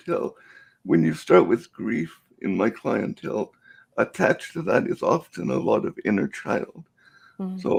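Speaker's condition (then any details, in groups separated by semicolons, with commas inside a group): Cerebral palsy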